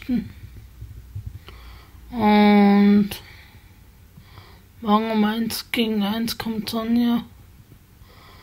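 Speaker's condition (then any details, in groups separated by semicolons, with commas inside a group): Spasticity from birth; multiple sclerosis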